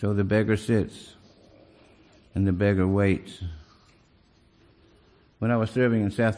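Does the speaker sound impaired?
Yes: Parkinson's disease; impaired balance.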